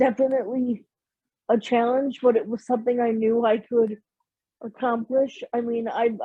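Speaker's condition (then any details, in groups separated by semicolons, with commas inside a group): Cerebral palsy; premature birth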